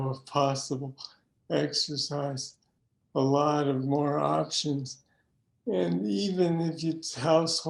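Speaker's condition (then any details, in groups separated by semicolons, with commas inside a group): Parkinson's disease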